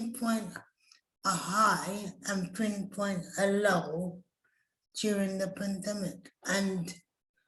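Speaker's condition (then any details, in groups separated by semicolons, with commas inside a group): Cerebral palsy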